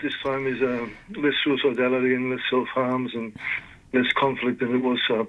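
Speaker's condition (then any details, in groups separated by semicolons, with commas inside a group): Parkinson's disease; diagnosed 2019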